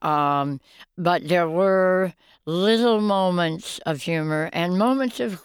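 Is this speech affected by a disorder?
Yes: oral cancer, half tongue removed, partial glossectomy; oral cancer under tongue, recurred as golf-ball tumor, half tongue and part jaw removed, radiation.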